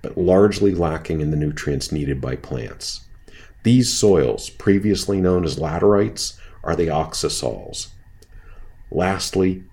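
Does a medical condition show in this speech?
No.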